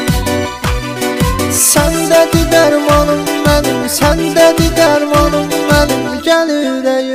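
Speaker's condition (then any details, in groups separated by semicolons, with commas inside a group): No condition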